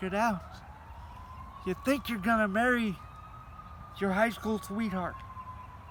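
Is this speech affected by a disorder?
Yes: cerebral palsy.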